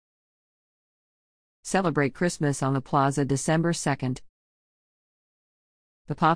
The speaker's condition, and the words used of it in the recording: No condition.